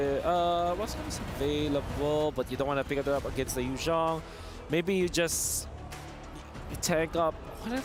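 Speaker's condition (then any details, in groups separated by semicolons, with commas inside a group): No condition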